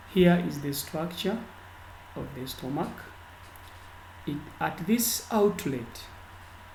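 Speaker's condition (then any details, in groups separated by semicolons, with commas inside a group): No condition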